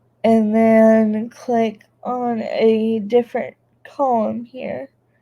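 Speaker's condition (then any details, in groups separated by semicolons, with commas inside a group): Cerebral palsy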